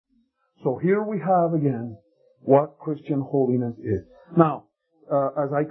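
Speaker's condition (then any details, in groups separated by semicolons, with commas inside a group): No condition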